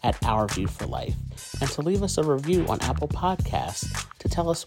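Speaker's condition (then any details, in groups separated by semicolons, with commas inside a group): No condition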